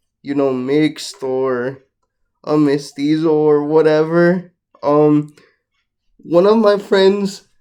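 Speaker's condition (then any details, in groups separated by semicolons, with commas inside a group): Ataxic cerebral palsy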